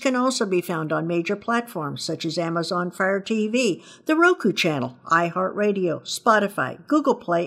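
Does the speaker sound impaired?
No.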